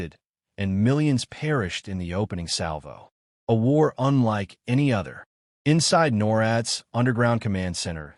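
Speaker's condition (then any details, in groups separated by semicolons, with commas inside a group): No condition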